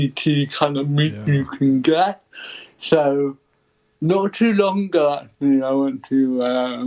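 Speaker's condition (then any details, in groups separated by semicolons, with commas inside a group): Cerebral palsy; ataxic type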